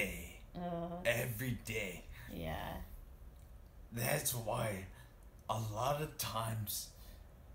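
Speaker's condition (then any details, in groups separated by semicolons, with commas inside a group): Traumatic brain injury; speech difficulty from brain injury, throat pain when talking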